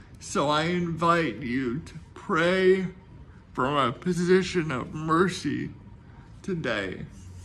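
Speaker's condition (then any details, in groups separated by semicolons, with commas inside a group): Cerebral palsy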